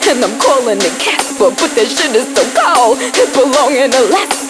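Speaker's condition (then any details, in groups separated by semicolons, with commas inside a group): No condition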